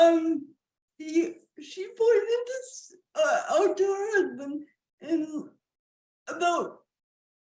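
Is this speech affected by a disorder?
Yes: cerebral palsy; wheelchair user.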